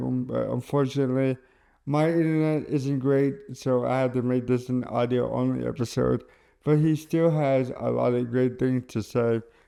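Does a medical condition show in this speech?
Yes: cerebral palsy; caused by stroke at birth.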